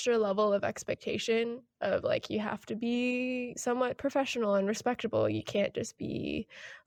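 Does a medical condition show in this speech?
No.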